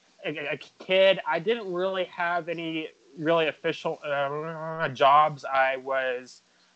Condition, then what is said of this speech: Stuttering. I am a person who stutters, and hopefully maybe you will gain some insight into that, and hearing speak, and hopefully through